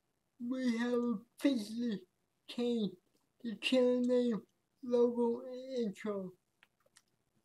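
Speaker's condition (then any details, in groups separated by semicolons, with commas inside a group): Cerebral palsy; speech affected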